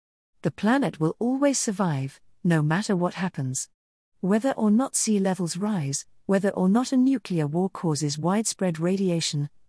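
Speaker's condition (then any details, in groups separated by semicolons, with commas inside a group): No condition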